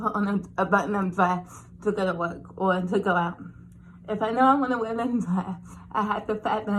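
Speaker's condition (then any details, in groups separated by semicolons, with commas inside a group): Cerebral palsy; since birth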